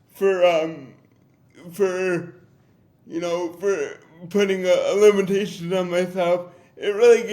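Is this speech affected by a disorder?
Yes: cerebral palsy; difficult to talk.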